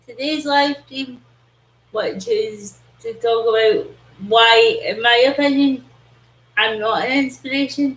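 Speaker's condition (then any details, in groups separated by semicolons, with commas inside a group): Cerebral palsy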